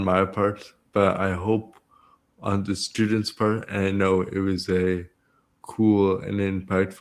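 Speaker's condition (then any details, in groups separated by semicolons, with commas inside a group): Cerebral palsy; present from birth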